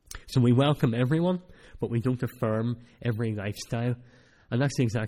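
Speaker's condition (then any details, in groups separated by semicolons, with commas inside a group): Cleft palate; speech not that clear at times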